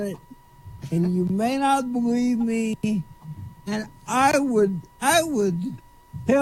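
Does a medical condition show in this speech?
Yes: cerebral palsy; spasticity, not paralyzed, wheelchair user.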